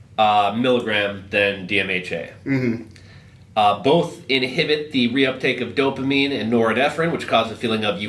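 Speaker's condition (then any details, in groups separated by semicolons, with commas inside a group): No condition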